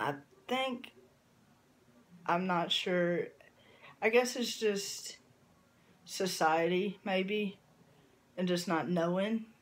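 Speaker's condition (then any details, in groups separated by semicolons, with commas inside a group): Cerebral palsy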